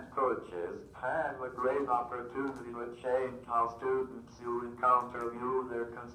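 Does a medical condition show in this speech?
Yes: cerebral palsy, athetoid.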